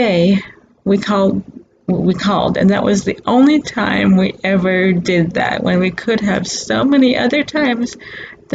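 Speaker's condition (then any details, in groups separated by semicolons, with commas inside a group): Cerebral palsy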